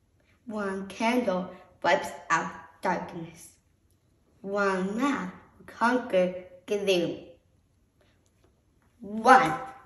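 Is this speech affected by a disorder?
Yes: Down syndrome.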